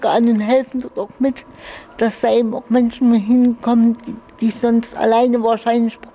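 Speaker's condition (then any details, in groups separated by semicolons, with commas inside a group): Infantile cerebral palsy, spastic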